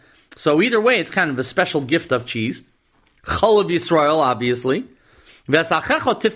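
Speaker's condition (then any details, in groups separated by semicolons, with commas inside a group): No condition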